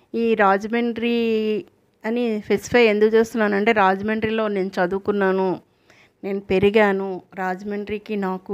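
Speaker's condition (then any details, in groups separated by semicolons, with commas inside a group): No condition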